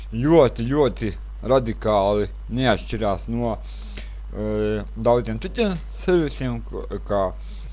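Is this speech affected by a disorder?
Yes: cerebral palsy; speech not very clear.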